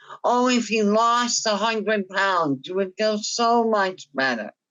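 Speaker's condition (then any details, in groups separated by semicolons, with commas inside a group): Myasthenia gravis; onset in her 40s, uses home BiPAP ventilator; swallowing and talking problems at diagnosis, BiPAP assists breathing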